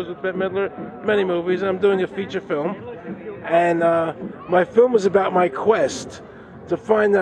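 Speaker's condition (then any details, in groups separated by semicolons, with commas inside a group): No condition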